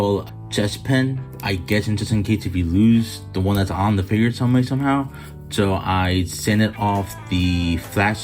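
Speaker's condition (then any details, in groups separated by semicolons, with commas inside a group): No condition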